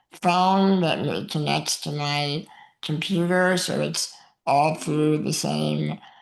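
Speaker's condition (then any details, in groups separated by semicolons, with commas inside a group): Muscular dystrophy; uses wheelchair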